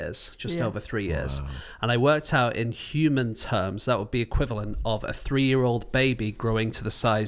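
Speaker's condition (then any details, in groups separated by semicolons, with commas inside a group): No condition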